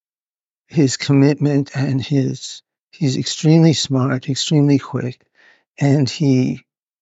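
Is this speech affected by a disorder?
Yes: Parkinson's; audio hard to capture at points, partly due to movement.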